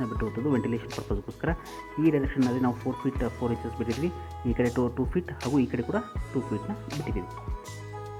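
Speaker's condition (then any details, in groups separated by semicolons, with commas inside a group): No condition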